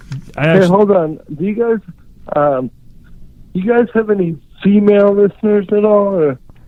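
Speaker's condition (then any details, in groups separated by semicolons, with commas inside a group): Cerebral palsy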